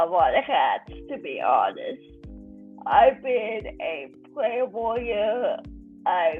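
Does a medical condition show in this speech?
Yes: cerebral palsy.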